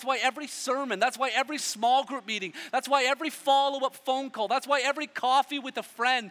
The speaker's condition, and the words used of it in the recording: None; typical speech.